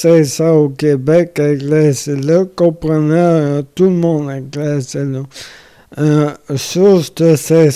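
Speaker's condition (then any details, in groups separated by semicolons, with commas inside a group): Amyotrophic lateral sclerosis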